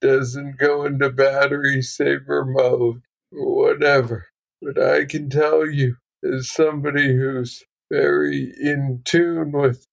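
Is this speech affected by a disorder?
Yes: Parkinson's disease, young onset; diagnosed at 35, deep brain stimulation implant, non-rechargeable battery.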